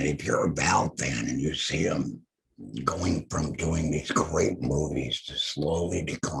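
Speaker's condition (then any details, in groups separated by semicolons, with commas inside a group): Head and neck cancer; laryngectomy; voice lost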